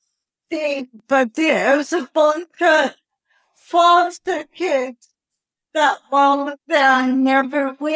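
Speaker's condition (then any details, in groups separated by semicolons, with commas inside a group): Cerebral palsy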